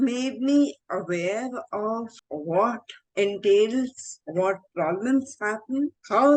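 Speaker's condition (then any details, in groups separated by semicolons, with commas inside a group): Cerebral palsy, mild; mild speech issue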